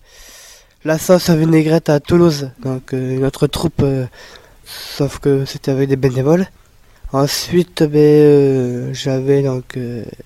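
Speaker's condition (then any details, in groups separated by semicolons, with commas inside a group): Down syndrome; Down syndrome (trisomy)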